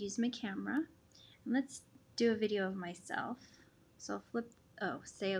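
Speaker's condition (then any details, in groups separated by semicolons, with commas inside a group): No condition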